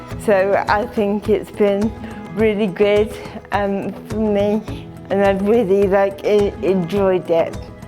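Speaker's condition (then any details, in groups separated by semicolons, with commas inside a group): Cerebral palsy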